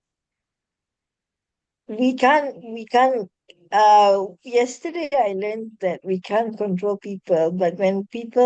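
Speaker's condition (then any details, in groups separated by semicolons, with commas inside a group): Cerebral palsy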